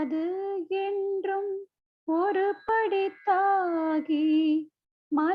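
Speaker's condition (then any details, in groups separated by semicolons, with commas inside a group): No condition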